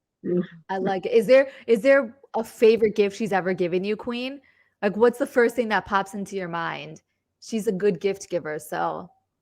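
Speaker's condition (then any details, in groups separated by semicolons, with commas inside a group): No condition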